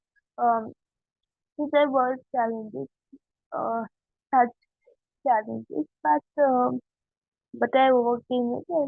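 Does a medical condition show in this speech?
Yes: cerebral palsy; since childhood, childhood therapy.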